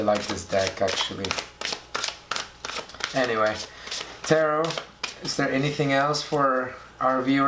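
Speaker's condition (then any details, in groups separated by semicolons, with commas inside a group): No condition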